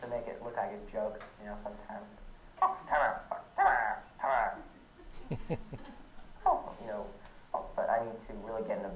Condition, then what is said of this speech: Tourette syndrome. I can hold them in for a while.